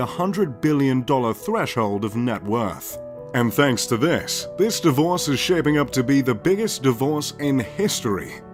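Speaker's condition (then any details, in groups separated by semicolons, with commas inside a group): No condition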